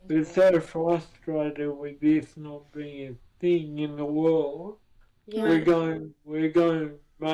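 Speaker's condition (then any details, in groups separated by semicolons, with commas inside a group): Cerebral palsy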